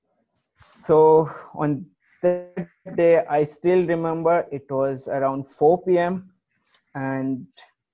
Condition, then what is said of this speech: Stuttering. So literally after a couple of 2 or 3 months later on, I started to feel change on my speech.